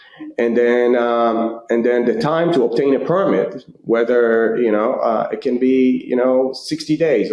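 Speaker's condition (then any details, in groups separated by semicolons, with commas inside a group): No condition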